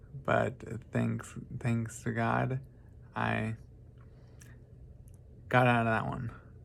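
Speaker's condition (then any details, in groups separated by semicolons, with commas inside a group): Traumatic brain injury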